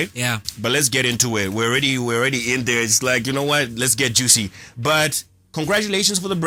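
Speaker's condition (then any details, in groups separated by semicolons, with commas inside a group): No condition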